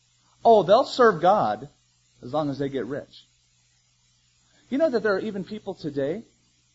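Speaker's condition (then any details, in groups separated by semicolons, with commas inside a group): No condition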